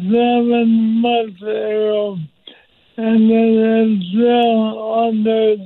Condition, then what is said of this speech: ALS (motor neuron disease). Um, and just recently, he's really not able to speak much.